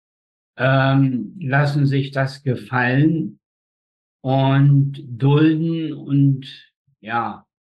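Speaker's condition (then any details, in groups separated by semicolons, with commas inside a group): Spastic tetraparesis; all four limbs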